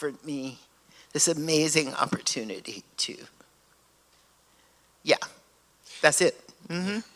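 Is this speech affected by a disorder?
No.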